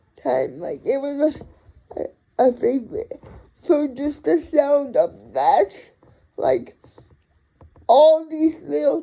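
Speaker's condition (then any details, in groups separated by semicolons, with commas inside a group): Cerebral palsy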